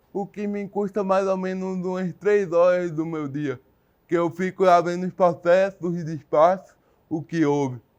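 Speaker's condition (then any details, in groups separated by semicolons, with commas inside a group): Cerebral palsy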